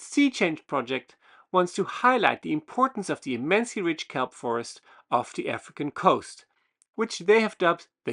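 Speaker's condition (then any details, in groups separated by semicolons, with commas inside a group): No condition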